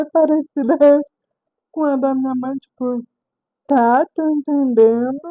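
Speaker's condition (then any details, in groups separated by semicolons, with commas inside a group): Cerebral palsy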